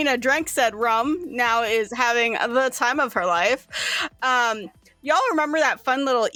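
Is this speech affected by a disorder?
No.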